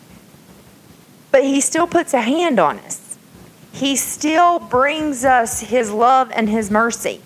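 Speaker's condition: No condition

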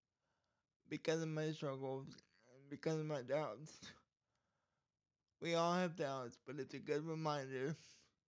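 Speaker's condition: Cerebral palsy

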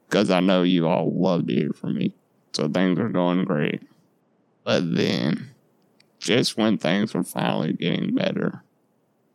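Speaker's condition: Duchenne muscular dystrophy; lifelong

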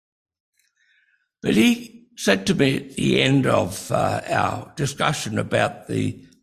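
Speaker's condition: Breathing-related speech difficulty

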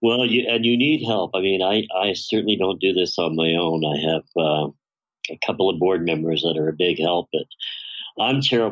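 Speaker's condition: Bilateral cleft lip and palate, severe; hardly understandable

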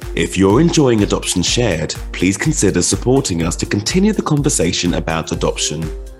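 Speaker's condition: No condition

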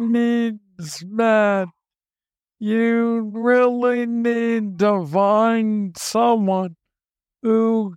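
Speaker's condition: Parkinson's disease, young onset

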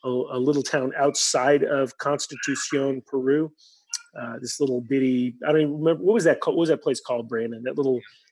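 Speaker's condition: No condition

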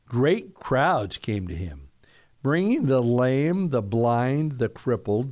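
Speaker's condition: No condition

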